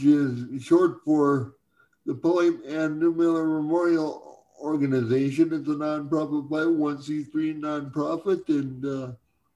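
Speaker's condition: Cerebral palsy; uses wheelchair for mobility

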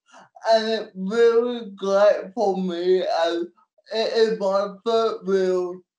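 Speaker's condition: Cerebral palsy; manual wheelchair

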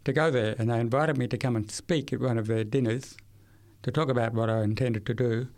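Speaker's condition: Severe to profound hearing loss, acquired, from meningitis at age 8; left ear severe to profound

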